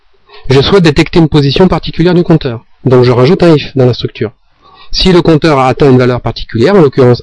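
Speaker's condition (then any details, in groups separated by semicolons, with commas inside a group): No condition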